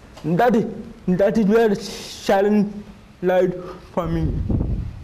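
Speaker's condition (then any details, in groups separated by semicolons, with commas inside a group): Cerebral palsy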